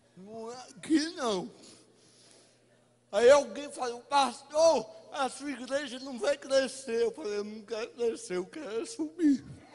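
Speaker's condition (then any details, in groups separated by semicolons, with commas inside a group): Cerebral palsy; no speech as child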